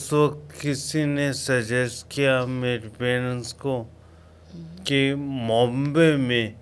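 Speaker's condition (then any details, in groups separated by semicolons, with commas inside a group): Coma after road accident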